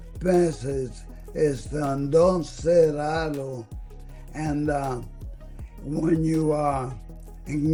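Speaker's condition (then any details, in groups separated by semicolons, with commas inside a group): ALS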